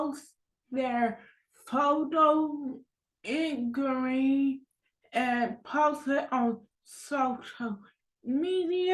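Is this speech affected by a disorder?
Yes: cerebral palsy.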